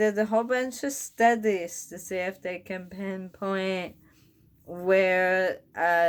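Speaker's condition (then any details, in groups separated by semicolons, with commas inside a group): Bulbar onset ALS; recently diagnosed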